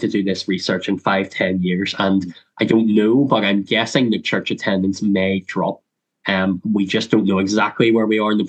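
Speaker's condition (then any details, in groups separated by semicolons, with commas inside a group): Cleft lip and palate; congenital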